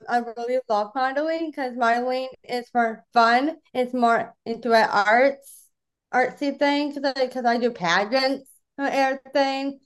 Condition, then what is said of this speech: Down syndrome. Having Down syndrome is may be a little hard to hear, but you know just be in a quiet room